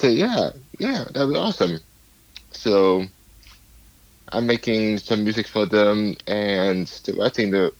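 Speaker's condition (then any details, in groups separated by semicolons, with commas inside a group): Cerebral palsy; cerebral palsy from birth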